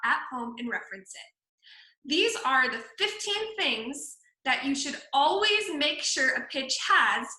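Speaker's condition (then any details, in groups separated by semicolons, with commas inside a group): No condition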